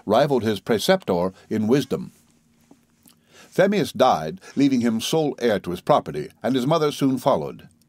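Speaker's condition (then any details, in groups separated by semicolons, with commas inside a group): No condition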